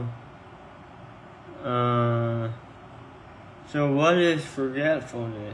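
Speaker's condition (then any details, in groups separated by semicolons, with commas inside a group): Tongue cancer surgery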